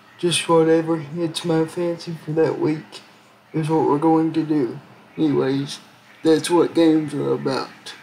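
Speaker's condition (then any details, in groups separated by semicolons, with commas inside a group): Cerebral palsy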